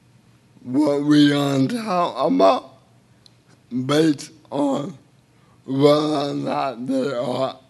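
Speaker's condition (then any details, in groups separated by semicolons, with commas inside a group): Cerebral palsy; a little difficult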